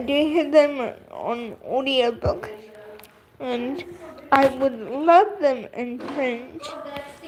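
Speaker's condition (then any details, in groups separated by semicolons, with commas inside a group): Cerebral palsy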